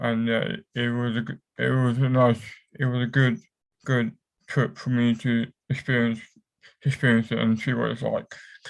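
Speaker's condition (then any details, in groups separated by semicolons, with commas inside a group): Cerebral palsy; affects whole body; cramps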